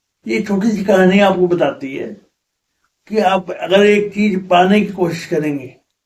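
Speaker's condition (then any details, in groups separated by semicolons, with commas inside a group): Cerebral palsy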